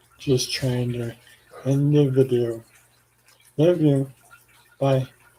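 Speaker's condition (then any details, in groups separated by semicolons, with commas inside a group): ALS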